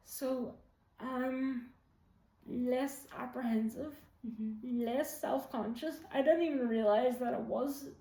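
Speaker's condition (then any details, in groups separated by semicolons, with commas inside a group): Quadriplegic cerebral palsy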